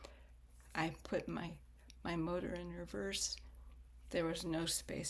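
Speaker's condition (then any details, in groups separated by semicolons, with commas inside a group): Spastic cerebral palsy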